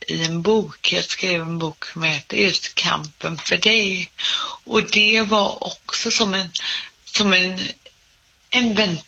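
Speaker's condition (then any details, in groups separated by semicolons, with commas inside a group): Cerebral palsy; speech slightly affected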